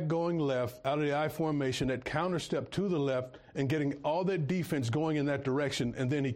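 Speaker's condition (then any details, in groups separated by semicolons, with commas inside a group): No condition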